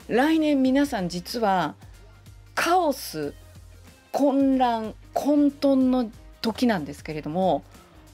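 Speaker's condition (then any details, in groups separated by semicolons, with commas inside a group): No condition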